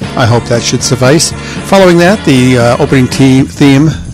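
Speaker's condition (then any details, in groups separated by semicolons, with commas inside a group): No condition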